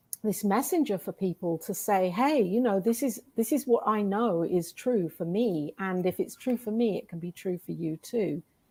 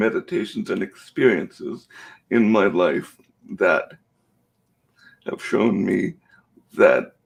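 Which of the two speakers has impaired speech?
The second: cerebral palsy.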